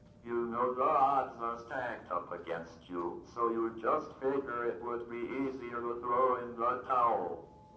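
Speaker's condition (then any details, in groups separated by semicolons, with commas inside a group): Cerebral palsy, athetoid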